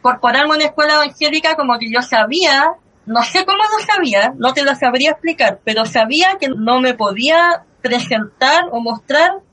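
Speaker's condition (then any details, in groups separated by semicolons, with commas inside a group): Cleft lip and palate; since early childhood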